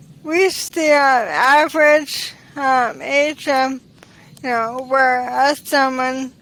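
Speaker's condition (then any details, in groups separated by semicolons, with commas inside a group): ALS; onset in pinky finger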